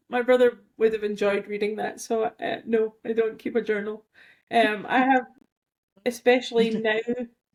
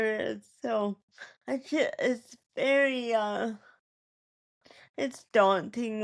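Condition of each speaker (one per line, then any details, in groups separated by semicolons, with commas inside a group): No condition
Cerebral palsy; from birth; stable but shifting body use; sounded out of breath learning to talk, had speech therapy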